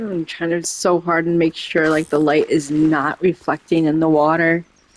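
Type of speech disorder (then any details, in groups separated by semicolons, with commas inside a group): None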